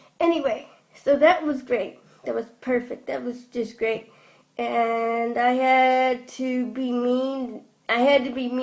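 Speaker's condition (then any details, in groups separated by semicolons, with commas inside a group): Cerebral palsy; from birth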